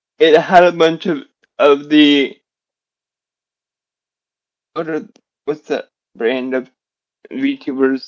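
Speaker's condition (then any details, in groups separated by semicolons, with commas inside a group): Generalized dystonia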